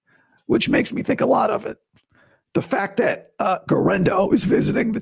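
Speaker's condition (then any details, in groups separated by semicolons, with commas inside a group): Vocal cord surgery recovery; talking painless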